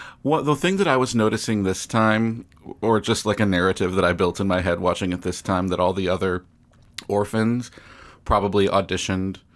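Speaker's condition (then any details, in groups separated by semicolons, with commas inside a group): No condition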